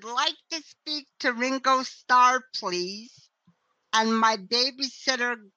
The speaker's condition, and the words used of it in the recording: Cerebral palsy. I wanted to be a professional singer-songwriter when I was able to sing, mm-hmm.